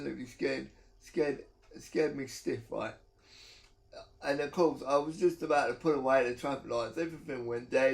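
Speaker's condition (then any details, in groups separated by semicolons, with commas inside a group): Cerebral palsy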